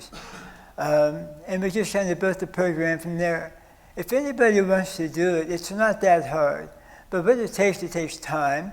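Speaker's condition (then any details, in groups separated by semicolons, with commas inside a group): Stage 4 oral cancer; stage 4, HPV-related, radical tonsillectomy, neck dissection; survivor, past seven weeks chemoradiation; needed feeding tube during chemoradiation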